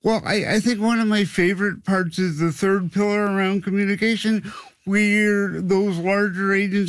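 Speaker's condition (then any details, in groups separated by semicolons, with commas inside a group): Cerebral palsy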